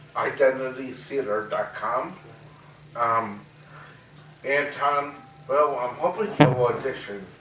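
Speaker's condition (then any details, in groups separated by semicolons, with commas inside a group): Cerebral palsy; very mild form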